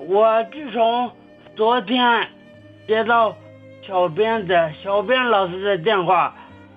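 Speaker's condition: Cerebellar atrophy; onset at age fifteen, possibly from brain trauma, now age 44, physically disabled; cannot care for self, relies on 76-year-old mother for eating, toileting, haircuts, worse than before; speech sounds different from ordinary people, self-described speech impairment, host hears it

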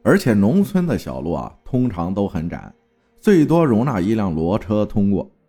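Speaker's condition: No condition

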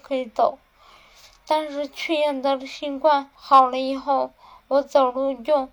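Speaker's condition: Cerebellar atrophy, hereditary; slurred

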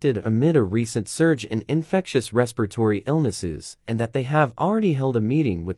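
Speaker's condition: No condition

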